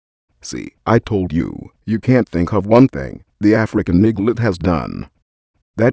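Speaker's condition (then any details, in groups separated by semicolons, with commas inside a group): No condition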